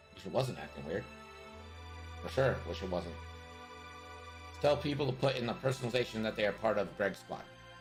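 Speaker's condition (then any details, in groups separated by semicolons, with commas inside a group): No condition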